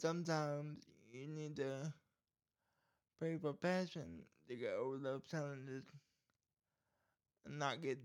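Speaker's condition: Cerebral palsy

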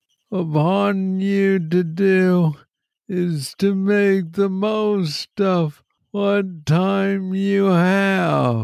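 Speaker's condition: Parkinson's disease, young onset; progressive

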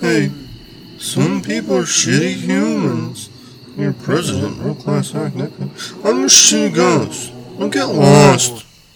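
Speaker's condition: No condition

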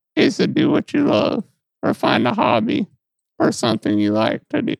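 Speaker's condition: Muscular dystrophy; lifelong

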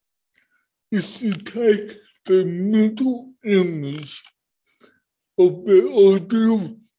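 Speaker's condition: Cerebral palsy; born not breathing

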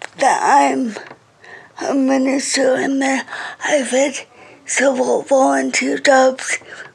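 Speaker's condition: Cerebral palsy; speech affected, reading very slow

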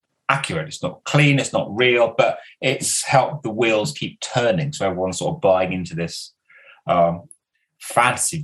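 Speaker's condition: No condition

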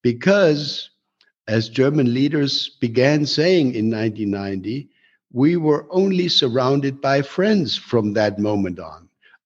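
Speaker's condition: No condition

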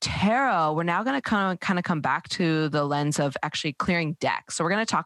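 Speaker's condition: No condition

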